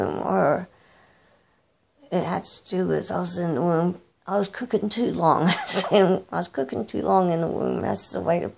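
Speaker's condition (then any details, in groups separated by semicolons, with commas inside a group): Cerebral palsy; present from birth, arthritic hips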